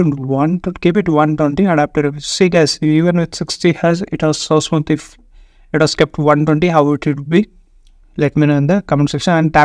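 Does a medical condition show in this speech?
No.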